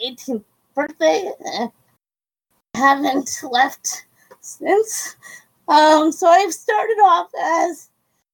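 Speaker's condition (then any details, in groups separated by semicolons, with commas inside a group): Cerebral palsy; quadriplegic, wheelchair user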